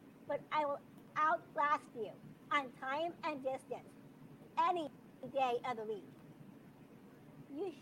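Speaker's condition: Down syndrome; recorded video message played during episode

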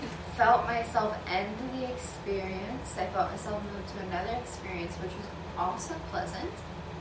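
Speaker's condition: No condition

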